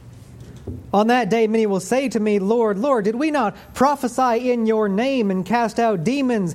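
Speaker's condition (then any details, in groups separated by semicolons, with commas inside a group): No condition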